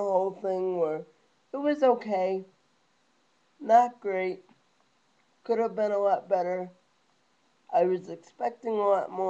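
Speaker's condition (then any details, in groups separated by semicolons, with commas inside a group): Cerebral palsy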